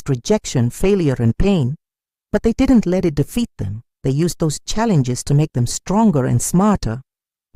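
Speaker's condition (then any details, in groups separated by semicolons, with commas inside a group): No condition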